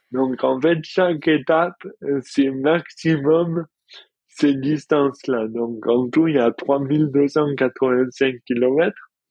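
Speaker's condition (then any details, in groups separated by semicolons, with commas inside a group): Dystonia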